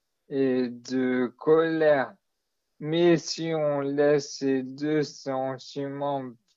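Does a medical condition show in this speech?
Yes: maladie de Charcot (ALS); amyotrophic lateral sclerosis, degenerative disease, diagnosed in adulthood.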